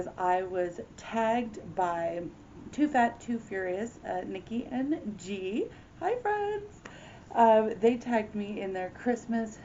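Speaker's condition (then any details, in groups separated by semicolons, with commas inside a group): No condition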